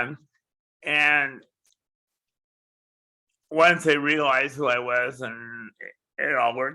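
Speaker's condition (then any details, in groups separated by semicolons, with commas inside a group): Cerebral palsy; strong startle, limited ability to freeze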